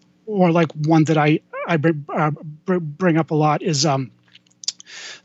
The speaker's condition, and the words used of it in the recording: Stuttering. So if I freeze up here, hang with me and I'll get back on a roll.